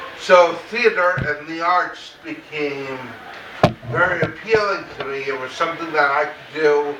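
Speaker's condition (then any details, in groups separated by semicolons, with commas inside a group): Cerebral palsy, mild; mainly affects speech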